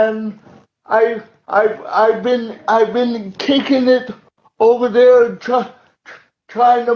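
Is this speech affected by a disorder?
Yes: cerebral palsy; uses wheelchair.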